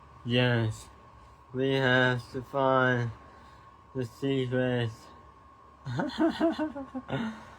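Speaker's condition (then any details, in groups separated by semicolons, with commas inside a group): Tongue cancer surgery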